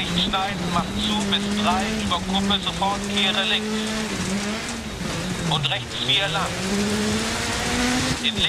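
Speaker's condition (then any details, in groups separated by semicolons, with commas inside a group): No condition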